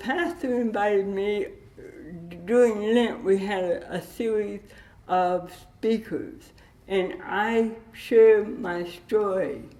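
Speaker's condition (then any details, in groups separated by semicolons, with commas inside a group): Cerebral palsy with dystonia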